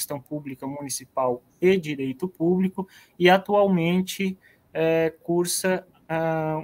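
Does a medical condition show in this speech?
No.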